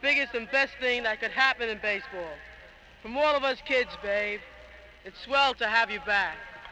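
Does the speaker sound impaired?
No.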